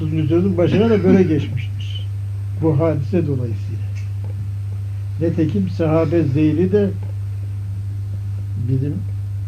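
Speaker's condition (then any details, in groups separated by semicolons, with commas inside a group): No condition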